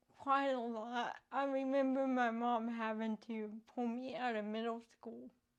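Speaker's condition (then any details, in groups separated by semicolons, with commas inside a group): Cerebral palsy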